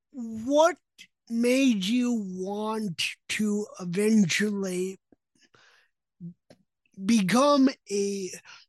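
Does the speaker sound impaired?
Yes: cerebral palsy; self-described chatterbox.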